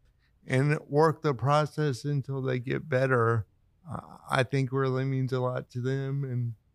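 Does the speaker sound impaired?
Yes: cerebral palsy; pretty able-bodied, gets around pretty well.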